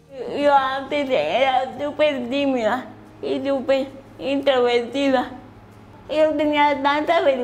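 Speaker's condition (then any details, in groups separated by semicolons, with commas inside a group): Cerebral palsy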